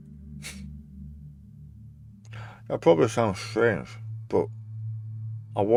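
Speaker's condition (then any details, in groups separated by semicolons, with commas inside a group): Tongue cancer surgery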